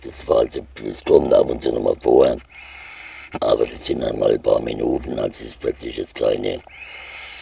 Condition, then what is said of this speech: Laryngectomy. Unser Patient spricht auch mit einem Stimmschandventil.